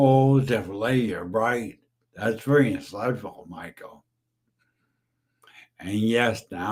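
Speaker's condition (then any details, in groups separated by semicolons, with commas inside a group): Brain injury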